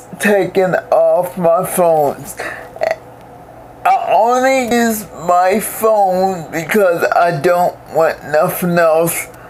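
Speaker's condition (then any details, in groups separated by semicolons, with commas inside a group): Cerebral palsy; most of life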